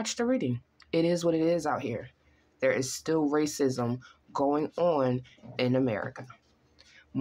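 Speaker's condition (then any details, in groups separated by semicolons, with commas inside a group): No condition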